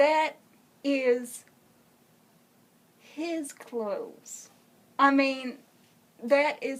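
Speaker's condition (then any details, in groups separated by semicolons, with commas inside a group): Cerebral palsy; congenital, uses wheelchair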